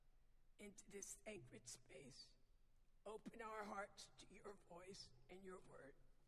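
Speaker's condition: Vocal dysphonia; has taken away ability to sing

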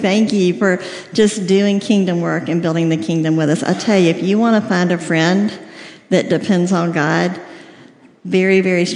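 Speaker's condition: Cleft lip and palate, severe

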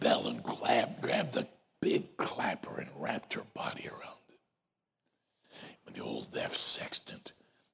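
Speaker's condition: Voice box removal needed; voice self-described as Batman voice, expects R2-D2-like voice after removal

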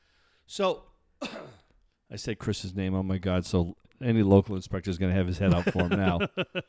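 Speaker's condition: No condition

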